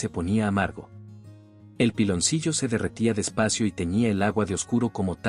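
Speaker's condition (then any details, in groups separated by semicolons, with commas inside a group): No condition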